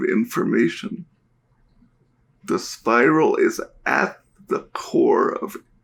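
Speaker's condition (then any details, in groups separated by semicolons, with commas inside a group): Cerebral palsy; diagnosed at birth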